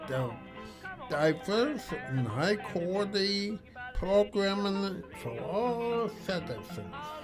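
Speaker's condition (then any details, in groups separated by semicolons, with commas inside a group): Cerebral palsy; speech affected, tongue cannot reach roof of mouth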